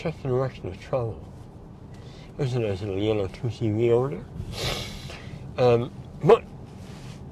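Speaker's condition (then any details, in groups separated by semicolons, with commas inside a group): Mouth cancer surgery; speech changed by surgery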